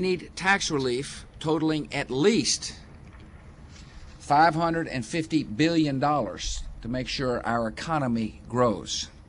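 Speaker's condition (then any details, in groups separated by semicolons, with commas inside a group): No condition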